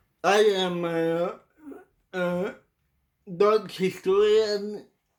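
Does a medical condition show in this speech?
Yes: cerebral palsy.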